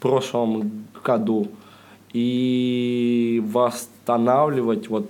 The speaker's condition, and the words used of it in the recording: Stuttering. Я сам бы вот с удовольствием бы просто изба- избавился, но не могу.